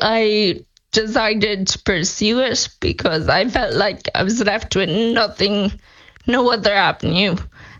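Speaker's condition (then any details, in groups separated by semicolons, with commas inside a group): Friedreich's ataxia; speech deteriorating, voice expected to be lost, voice banked over hours, synthetic voice app on phone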